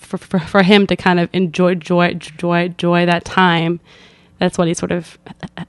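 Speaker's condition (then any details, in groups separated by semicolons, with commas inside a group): Stuttering; therapy over past 3 years: fluency shaping, stuttering modification, voluntary stuttering, subway talks with strangers; big blocks, stops and exhales during blocks, long repetitive stutters, often anticipates stutter before words; repeated sounds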